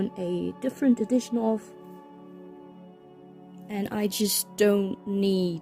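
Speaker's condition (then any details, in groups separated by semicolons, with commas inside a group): No condition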